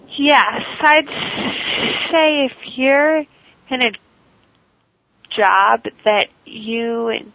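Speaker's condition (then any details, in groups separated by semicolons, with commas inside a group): Stuttering; very severe third grade, worse high school, speakeasy from Dr. John Haskell, speech therapy helped core; moderate, occasional speakeasy in-ear delayed auditory feedback device, not worn on show; device cuts stuttering about 95%, still stutters at sentence onset, worse around unfamiliar people, sometimes avoids talking; blocks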